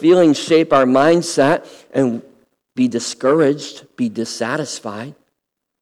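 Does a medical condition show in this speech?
Yes: cleft lip and palate; congenital.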